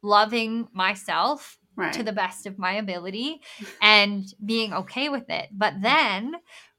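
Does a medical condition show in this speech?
Yes: bilateral cleft lip and palate; congenital, reconstructive surgery from very young age, later surgery result improved but not perfect.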